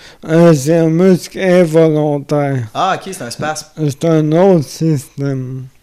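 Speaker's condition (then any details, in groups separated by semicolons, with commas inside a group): Amyotrophic lateral sclerosis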